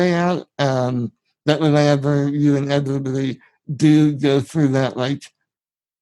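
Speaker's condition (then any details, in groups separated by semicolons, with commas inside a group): Spinal muscular atrophy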